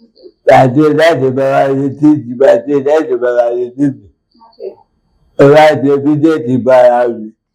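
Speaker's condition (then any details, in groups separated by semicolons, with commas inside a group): Cerebral palsy; from birth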